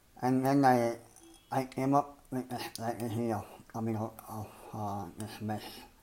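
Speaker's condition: Cleft palate and lip; misaligned jaws

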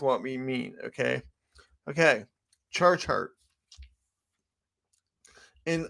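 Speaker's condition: Cerebral palsy

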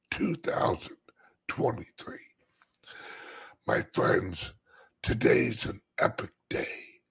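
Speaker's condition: Chronic voice problem; stiff voice box

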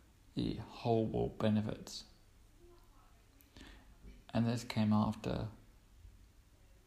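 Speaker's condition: Cerebral palsy; cerebral palsy since birth

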